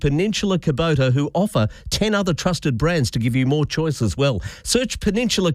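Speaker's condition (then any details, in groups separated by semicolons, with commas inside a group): No condition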